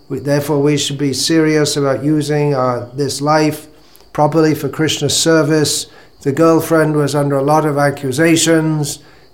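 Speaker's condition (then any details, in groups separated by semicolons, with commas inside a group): No condition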